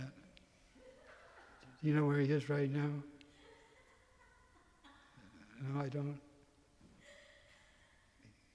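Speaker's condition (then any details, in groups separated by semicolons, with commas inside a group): Parkinson's; tremor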